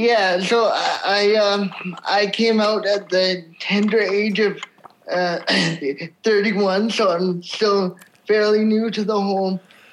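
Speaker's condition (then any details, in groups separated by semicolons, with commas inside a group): Cerebral palsy; from birth, wheelchair user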